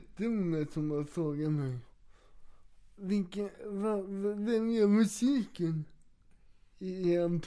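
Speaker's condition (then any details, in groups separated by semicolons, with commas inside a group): Cerebral palsy; has two wheelchairs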